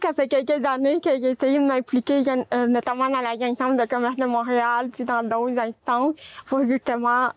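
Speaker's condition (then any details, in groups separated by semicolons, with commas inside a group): Cerebral palsy; needs accompaniment at work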